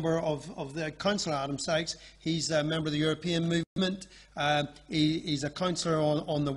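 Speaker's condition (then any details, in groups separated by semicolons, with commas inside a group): No condition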